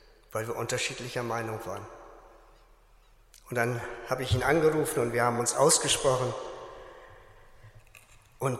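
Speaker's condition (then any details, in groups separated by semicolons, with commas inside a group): No condition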